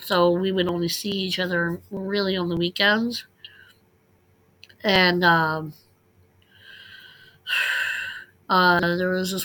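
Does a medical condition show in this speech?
Yes: cleft lip and palate; congenital unilateral cleft lip, palate split down middle, many childhood surgeries, left nostril blocked by cartilage; childhood speech impediment, slow speech development, audible heavy breathing or wheezing heard over words.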